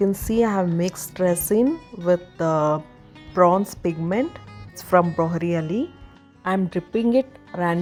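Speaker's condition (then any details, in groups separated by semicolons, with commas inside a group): No condition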